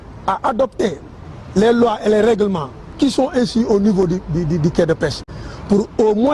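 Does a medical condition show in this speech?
No.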